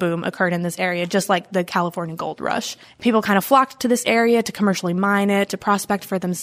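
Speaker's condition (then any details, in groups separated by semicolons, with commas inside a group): No condition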